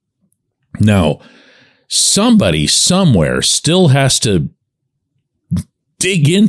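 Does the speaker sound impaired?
No.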